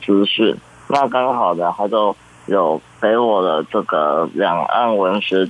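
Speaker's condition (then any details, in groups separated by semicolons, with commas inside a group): Congenital muscular dystrophy; present from birth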